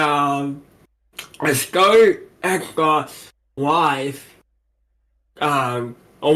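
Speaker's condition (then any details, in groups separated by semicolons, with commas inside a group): Cerebral palsy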